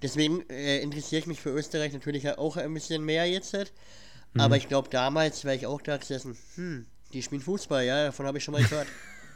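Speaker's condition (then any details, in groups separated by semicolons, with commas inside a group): Cleft palate; has a cold at recording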